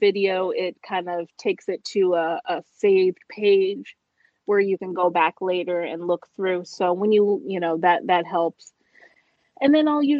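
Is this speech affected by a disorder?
No.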